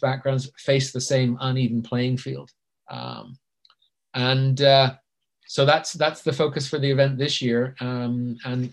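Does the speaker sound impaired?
No.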